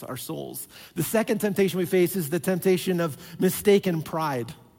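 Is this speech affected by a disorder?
No.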